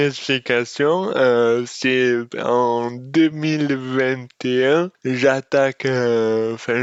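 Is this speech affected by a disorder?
Yes: dystonia; speech disorder.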